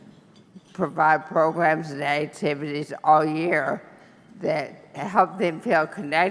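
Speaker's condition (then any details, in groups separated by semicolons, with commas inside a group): Brain injury; injury 20 years ago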